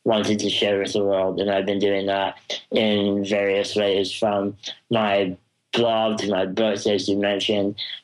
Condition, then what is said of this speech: Spinal muscular atrophy. Like usually I talk to fitness experts and experts in the film editing industries and creative industries and today this guy I'm talking to is kind of kind of mumbly.